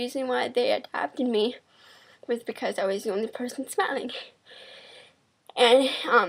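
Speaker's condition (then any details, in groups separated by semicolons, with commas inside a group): Cerebral palsy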